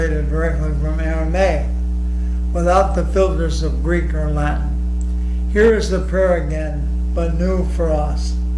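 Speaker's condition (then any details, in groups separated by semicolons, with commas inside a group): ALS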